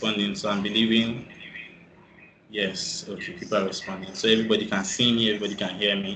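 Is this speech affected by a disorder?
No.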